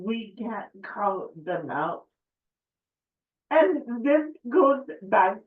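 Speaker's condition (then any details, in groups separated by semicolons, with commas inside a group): Cerebral palsy; affects speech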